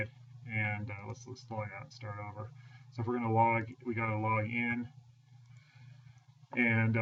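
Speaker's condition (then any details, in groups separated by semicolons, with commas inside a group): No condition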